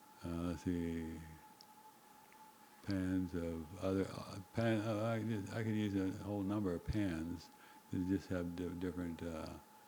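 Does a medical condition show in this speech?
Yes: Parkinson's disease; very quiet speech.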